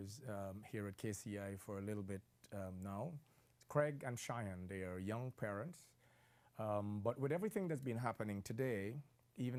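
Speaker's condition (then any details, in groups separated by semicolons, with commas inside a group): No condition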